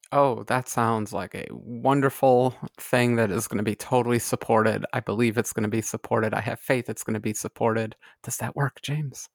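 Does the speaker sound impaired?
No.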